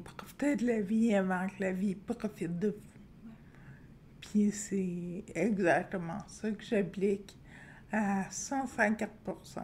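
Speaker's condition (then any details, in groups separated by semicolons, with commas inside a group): Friedreich's ataxia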